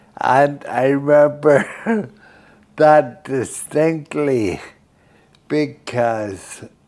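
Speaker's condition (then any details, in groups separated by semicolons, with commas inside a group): Friedreich's ataxia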